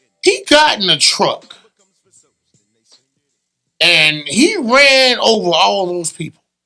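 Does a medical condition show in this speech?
No.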